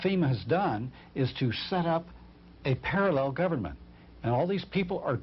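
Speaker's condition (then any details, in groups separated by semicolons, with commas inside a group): No condition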